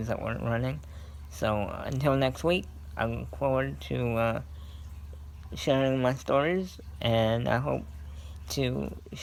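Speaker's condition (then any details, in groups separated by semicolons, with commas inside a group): Cerebral palsy; scoliosis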